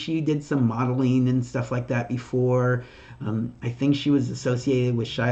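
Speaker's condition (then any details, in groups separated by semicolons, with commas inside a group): No condition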